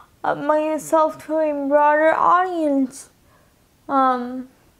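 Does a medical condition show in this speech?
Yes: cerebral palsy, spastic quadriplegic.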